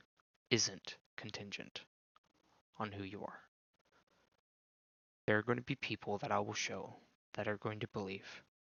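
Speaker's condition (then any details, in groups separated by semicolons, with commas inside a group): No condition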